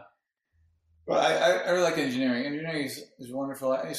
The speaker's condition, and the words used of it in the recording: Parkinson's disease. It's a little hard on your voice because you have to practice it.